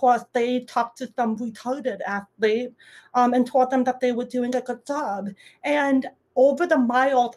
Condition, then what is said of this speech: Deafness. And then when I would begin talking in response, they would get my accent and they would realize, oh, wait.